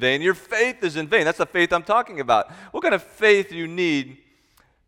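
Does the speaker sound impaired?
No.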